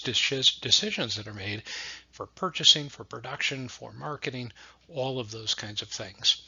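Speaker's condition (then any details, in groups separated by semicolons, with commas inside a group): No condition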